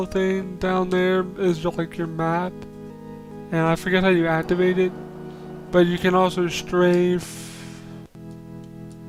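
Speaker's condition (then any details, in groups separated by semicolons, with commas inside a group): Cerebral palsy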